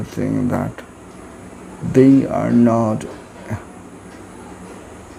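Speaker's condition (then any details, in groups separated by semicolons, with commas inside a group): Cerebral palsy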